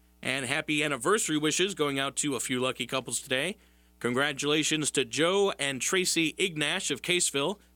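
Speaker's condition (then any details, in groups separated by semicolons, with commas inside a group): No condition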